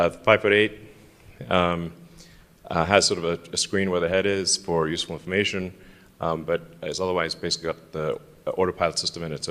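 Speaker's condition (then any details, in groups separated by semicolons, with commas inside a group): No condition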